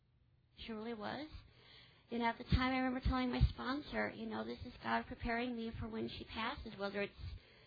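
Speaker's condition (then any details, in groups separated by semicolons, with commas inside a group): Cleft palate; congenital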